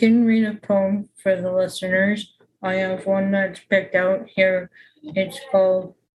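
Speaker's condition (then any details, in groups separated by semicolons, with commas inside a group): Aphasia; caused by functional neurological disorder, stroke ruled out, diagnosed first hospital day, FND intermittently affects walking; lost speech suddenly on waking for about five months, writing skills also declined, used whiteboard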